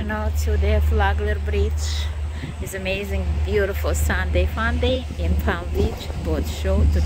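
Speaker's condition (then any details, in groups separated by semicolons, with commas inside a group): No condition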